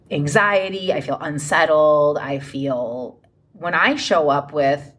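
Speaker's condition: No condition

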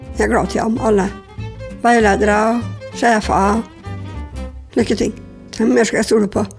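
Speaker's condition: Down syndrome; chromosomal abnormality, adult woman aged 48

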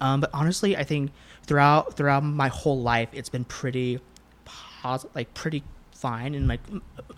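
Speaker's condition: Stuttering; developmental stutter since about age 5, persisted into adulthood, varied speech therapies and groups; still stutters as adult, speaks often for work; worse with anxiety and nerves, harder when speaking unplanned; repeated sounds, repeated words, prolonged sounds

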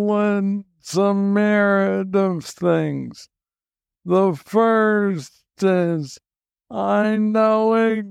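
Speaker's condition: Parkinson's disease, young onset; diagnosed at age 35, urinary incontinence with symptom fluctuations, urologist prescribed various drugs, largely relieved; symptoms fluctuate and flare unpredictably, worsened by stress

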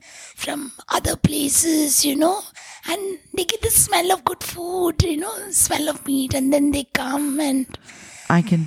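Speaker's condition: Tracheostomy, vocal cords permanently constricted from smoke inhalation; 12 years ago

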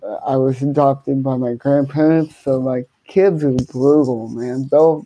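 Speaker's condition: Cerebral palsy, hemiplegia

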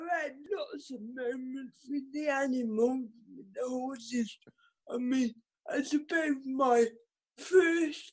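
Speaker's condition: Cerebral palsy; could not jump

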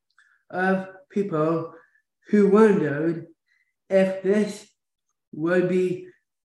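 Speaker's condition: Down syndrome

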